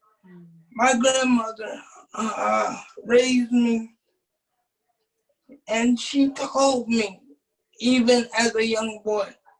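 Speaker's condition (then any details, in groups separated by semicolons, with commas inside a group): Cerebral palsy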